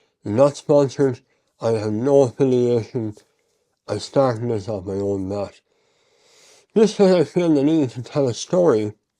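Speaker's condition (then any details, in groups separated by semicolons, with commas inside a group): Mouth cancer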